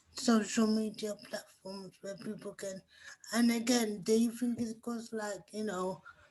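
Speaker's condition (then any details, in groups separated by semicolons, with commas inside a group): Cerebral palsy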